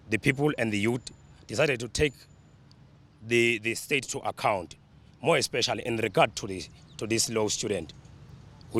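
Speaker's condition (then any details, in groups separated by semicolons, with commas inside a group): No condition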